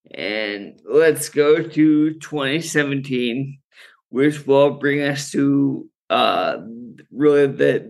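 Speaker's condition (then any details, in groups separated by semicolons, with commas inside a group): Friedreich's ataxia; genetic neurodegenerative movement disorder; symptoms managed partly with cannabis for neuropathic pain, muscle relaxation, sleep, ataxia worse when not rested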